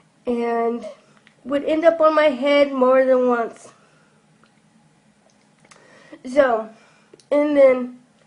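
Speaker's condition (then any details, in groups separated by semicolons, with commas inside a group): Cerebral palsy; from birth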